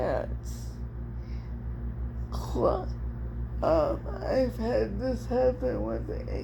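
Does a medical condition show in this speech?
Yes: cerebral palsy; speech somewhat affected.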